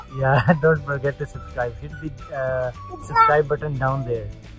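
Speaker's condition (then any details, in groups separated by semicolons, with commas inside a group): No condition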